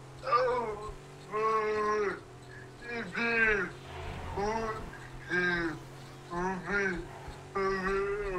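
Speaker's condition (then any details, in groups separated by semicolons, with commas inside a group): Cerebral palsy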